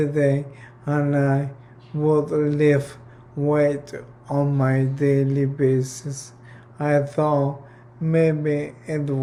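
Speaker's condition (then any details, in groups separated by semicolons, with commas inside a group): ALS/MND; nine months since onset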